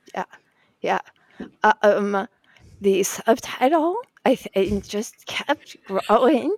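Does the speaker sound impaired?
Yes: spasmodic dysphonia; vocal cord disorder, diagnosed after praying for normal voice, repeated Botox injections silenced voice; voice may sound like glitching audio, shaky, likened to NPR host Diane Rehm.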